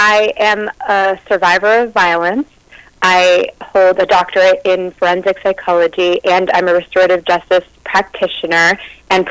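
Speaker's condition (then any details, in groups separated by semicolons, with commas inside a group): No condition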